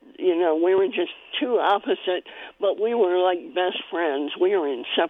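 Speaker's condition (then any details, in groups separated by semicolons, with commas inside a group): Cleft palate; in early childhood had to be fed with a spoon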